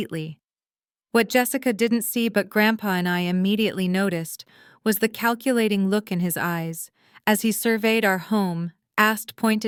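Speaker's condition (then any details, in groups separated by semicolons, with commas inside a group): No condition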